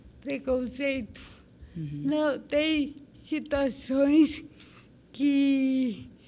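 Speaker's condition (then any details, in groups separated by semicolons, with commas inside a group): Cerebral palsy; from birth, medical negligence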